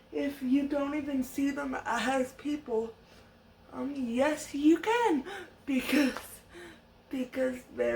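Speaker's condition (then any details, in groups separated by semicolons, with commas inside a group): Cerebral palsy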